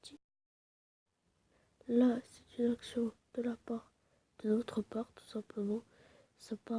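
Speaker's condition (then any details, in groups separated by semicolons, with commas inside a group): No condition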